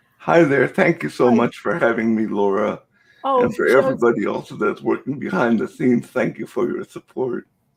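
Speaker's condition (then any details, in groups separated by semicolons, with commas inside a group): Cerebral palsy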